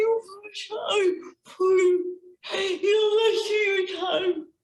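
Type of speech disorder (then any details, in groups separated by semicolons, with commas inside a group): Hyperkinetic dysarthria; athetoid cerebral palsy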